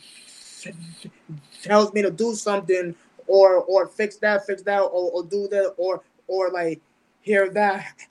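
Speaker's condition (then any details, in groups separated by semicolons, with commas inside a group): Stutter; mild stutter since about age 10; fears stuttering on certain words, avoids long talking on stage; prolonged sounds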